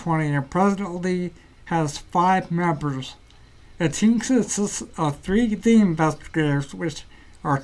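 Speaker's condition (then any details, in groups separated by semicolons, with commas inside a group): Ataxia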